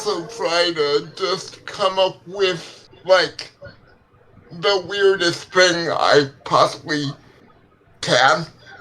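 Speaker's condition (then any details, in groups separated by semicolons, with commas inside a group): Cerebral palsy; legs affected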